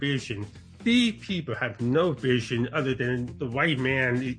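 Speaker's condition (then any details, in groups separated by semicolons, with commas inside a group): Born deaf; congenital deafness, mainstreamed into hearing schools as child; deaf accent, tries to speak as clearly as possible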